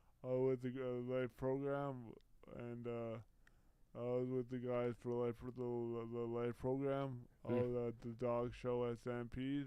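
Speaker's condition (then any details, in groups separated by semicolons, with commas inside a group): Brain injury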